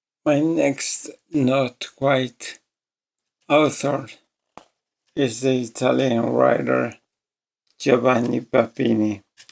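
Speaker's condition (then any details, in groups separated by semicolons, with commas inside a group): ALS; voice severely damaged, hard to understand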